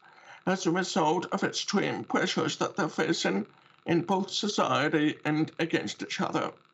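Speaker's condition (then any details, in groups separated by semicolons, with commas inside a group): Deafness with cochlear implant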